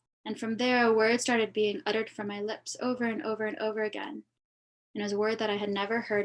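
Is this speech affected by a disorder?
No.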